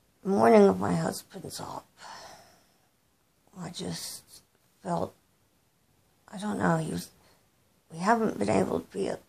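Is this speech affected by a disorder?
Yes: cerebral palsy.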